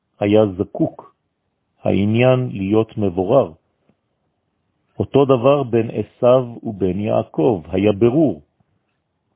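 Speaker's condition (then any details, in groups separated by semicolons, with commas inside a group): No condition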